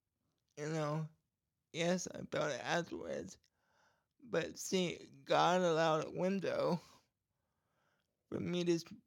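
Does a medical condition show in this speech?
Yes: cerebral palsy; cerebral palsy causing speech problem, scratchy throat and gag reflex issues at times; voice goes in and out, some parts edited out and retried; voice goes in and out sometimes.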